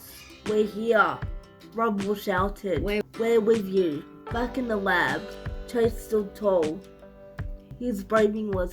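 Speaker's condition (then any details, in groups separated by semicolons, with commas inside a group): Cerebral palsy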